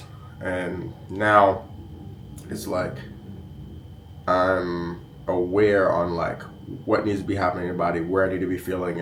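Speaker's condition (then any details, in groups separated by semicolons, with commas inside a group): No condition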